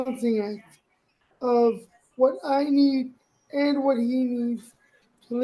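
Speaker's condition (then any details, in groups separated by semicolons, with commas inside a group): Cerebral palsy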